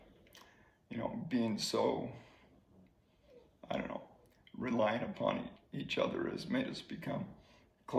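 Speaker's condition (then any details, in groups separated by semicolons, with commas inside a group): ALS; slowly progressing ALS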